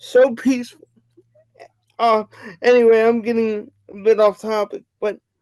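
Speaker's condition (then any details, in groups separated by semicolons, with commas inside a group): Cerebral palsy; wheelchair user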